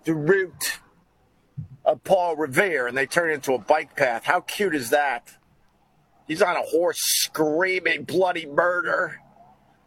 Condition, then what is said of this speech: No condition.